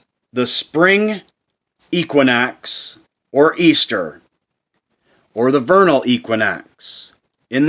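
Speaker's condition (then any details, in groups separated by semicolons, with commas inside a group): No condition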